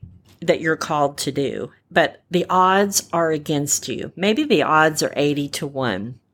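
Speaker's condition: Repaired cleft palate, cleft palate without cleft lip; congenital cleft

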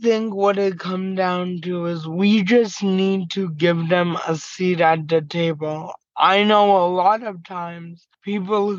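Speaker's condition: Cerebral palsy, mild

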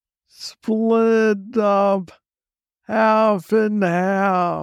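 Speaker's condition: Parkinson's disease, young onset; diagnosed age 35

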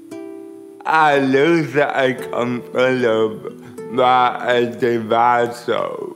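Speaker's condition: Cerebral palsy; sometimes wearing on body

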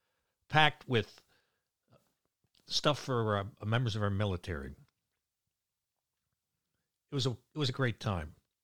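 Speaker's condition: No condition

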